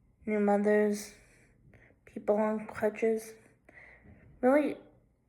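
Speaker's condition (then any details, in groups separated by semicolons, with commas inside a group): Cerebral palsy, left hemiplegia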